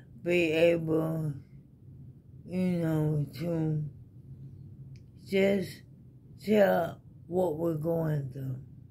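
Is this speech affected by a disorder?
Yes: ALS.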